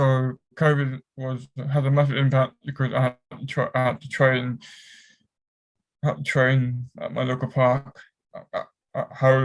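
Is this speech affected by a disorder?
Yes: cerebral palsy; affects whole body; cramps.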